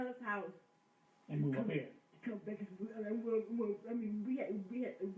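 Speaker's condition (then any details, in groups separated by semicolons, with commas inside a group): Cerebral palsy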